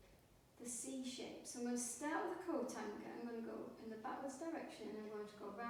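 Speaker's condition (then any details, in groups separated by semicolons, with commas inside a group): No condition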